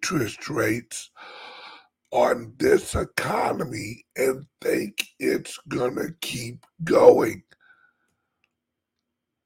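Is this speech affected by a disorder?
Yes: chronic voice problem; about 2 years of dry, stiff voice box, uses CPAP machine; day two of healing, about 10% recovered, throat vibration and clearing returning; constant dry throat, urge to clear throat, stiff voice box loosening, easier when louder.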